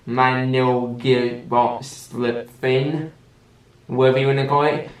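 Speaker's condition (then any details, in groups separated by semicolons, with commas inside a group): Cerebral palsy with stammer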